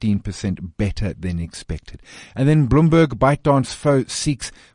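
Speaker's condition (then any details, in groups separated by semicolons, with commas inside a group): No condition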